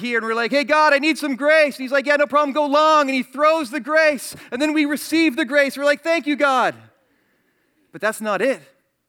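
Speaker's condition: No condition

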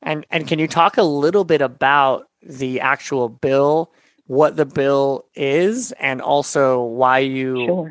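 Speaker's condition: Cleft palate and lip; congenital cleft lip and palate

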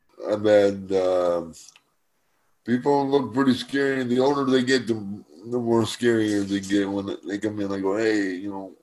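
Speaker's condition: Cerebral palsy; uses wheelchair for mobility, cannot climb stairs

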